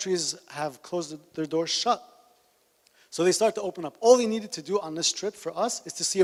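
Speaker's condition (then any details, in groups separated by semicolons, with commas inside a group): No condition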